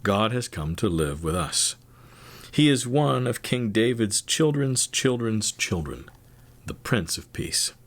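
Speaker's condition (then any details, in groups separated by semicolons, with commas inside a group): No condition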